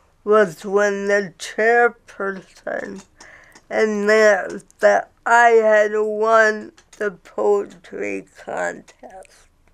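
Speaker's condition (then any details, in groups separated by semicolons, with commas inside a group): Cerebral palsy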